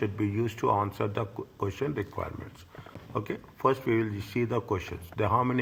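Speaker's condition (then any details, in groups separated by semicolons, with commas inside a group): No condition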